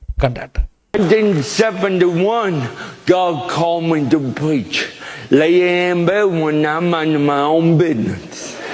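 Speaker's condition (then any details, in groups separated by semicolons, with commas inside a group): Cerebral palsy; diagnosed young, possibly birth complications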